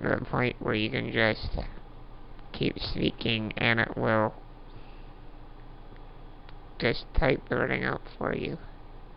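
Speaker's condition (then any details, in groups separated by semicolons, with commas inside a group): Duchenne muscular dystrophy; age 30, trach and ventilator mainly for sleep, breathing effortful, home pulse oximeter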